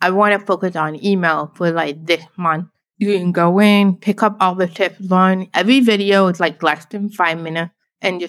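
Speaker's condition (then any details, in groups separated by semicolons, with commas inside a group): Deafblind, born deaf; hearing aid on right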